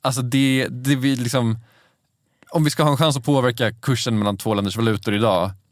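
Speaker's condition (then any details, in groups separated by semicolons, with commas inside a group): No condition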